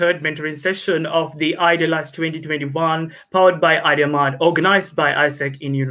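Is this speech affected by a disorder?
No.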